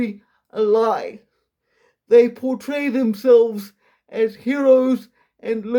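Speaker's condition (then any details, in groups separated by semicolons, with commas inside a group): Quadriplegic cerebral palsy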